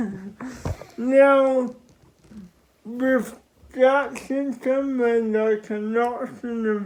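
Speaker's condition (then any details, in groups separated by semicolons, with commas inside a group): Cerebral palsy; respiratory complications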